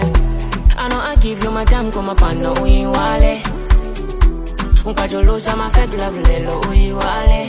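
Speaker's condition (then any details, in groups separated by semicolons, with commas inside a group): No condition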